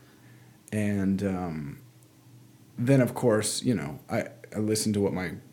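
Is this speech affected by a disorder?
No.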